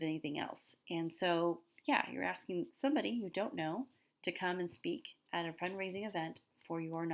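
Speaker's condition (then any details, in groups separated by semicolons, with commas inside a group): No condition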